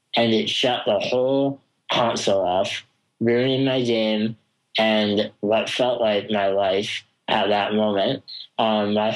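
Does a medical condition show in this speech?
Yes: spinal muscular atrophy; congenital progressive wasting, never walked, crawled or sat unassisted, wheelchair from age 2, little limb control; progressive weakness affecting every muscle including legs, arms, jaw and tongue; jaw and tongue weakness affects speech, sounds mumbly, sometimes difficult to understand.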